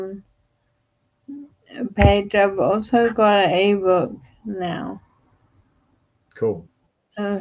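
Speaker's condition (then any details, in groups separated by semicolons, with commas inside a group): Friedreich's ataxia; wheelchair user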